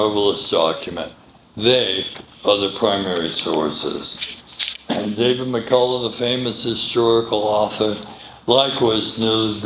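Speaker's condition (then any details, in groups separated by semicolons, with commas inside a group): Medical condition affecting speech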